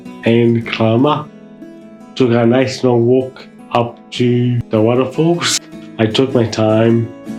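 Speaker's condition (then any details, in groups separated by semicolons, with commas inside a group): Mild cerebral palsy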